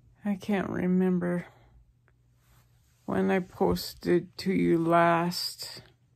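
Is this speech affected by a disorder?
Yes: ALS; receiving hospice care.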